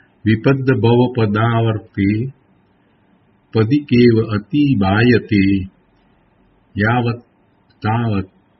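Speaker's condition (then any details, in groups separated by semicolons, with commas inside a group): No condition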